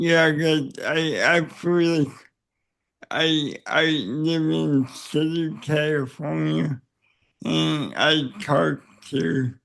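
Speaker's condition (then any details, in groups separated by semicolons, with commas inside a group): Cerebral palsy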